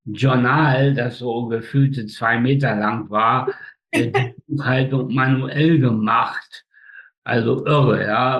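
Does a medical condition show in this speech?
Yes: spastic tetraparesis, spastic quadriplegia; birth injury, cord around neck, brain oxygen loss up to 15 minutes, four limbs, facial paralysis; slightly hoarse from many speeches, runs half marathons, practises piano; speech control difficulties.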